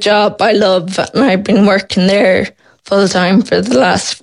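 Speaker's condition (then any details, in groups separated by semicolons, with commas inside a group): Friedreich's ataxia; onset late primary school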